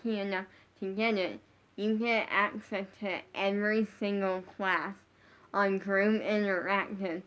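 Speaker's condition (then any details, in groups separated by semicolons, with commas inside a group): Brain injury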